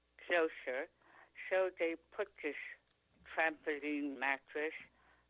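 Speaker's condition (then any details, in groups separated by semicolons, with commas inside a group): Tongue cancer; chronic sore throat symptom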